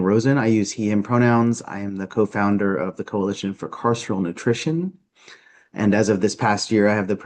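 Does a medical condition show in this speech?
No.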